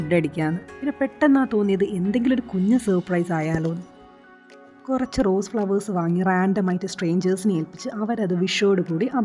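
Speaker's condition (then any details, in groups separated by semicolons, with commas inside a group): No condition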